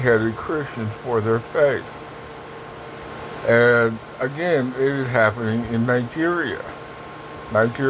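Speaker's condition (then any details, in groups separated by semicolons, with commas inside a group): Parkinson's; speech impediment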